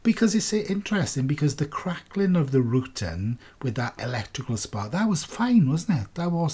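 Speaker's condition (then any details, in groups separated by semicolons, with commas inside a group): No condition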